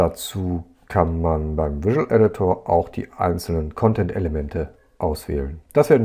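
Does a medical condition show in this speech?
No.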